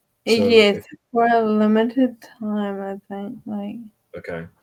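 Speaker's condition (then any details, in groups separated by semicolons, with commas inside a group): Friedreich's ataxia; wheelchair user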